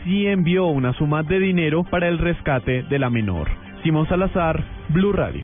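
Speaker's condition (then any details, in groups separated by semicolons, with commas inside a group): No condition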